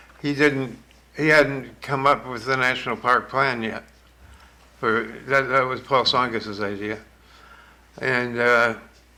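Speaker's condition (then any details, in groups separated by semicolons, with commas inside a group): Parkinson's; severe, shaking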